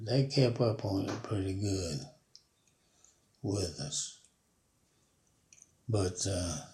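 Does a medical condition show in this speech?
Yes: Parkinson's; about 5 years since onset.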